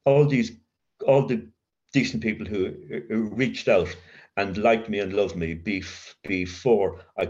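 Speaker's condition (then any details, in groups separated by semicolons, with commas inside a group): Covert stutter; severe childhood stutter, linked to adverse childhood experience, child guidance clinic, worse with teacher's punishment, covert since sobriety; still gets occasional blocks, uses voice as main working tool; stutters in mind more than aloud, avoids feared words, voice never feels own; repeated sounds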